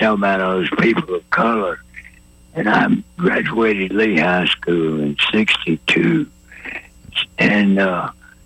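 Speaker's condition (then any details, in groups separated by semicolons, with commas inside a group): Vocal cord cancer; throat cancer on vocal cords, diagnosed a couple of years ago, treated with radiation; radiation finished, cancer reportedly cleared, improving, ongoing radiation side effects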